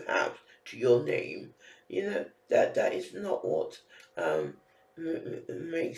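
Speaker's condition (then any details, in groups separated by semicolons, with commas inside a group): Facial palsy; can barely hear own speech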